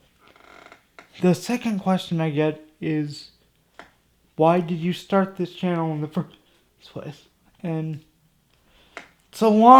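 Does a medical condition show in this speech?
Yes: cerebral palsy; from birth.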